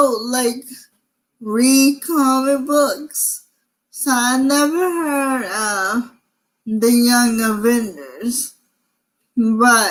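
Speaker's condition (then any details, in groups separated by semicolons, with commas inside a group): Cerebral palsy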